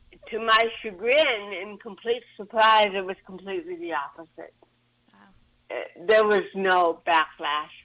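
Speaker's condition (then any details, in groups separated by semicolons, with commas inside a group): Cerebral palsy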